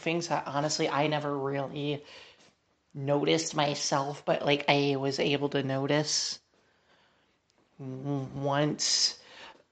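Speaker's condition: No condition

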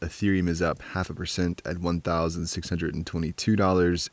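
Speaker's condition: No condition

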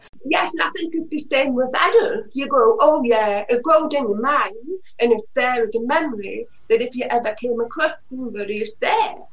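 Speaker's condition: Usher syndrome (deafblindness), profoundly deaf since birth, severe

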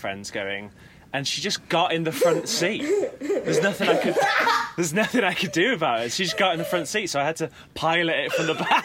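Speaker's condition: No condition

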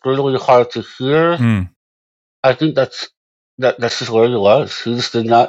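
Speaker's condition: Moebius syndrome; congenital

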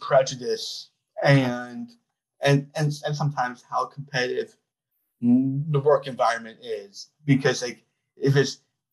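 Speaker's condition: Down syndrome; described as very articulate in giving details

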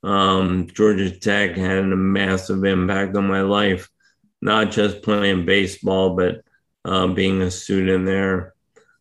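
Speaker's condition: ALS; ALS diagnosed last year, power wheelchair for mobility; hard to speak for long periods right now

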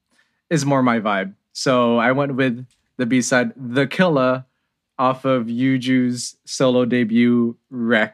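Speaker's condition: No condition

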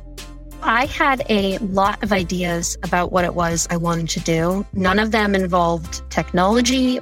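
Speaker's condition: No condition

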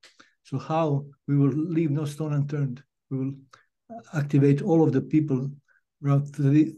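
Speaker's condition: Parkinson's disease; diagnosed 2010, could not play guitar syncopation, stopped playing guitar publicly 2015; ping pong therapy two to three times weekly, began five to six years post-diagnosis, some symptoms reversed

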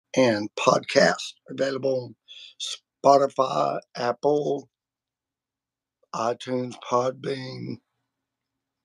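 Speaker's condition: Vocal cord surgery; multiple vocal cord surgeries

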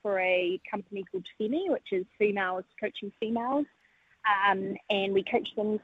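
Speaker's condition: No condition

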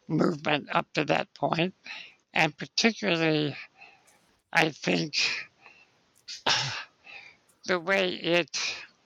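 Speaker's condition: Spinal muscular atrophy; lifelong wheelchair use

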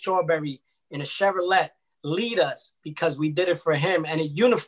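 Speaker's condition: No condition

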